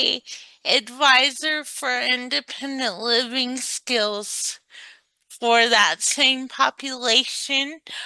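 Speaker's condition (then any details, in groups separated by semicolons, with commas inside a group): Cerebral palsy; present from birth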